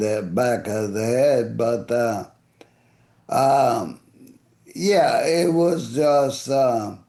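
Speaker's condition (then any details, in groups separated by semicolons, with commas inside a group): ALS; voice affected and fading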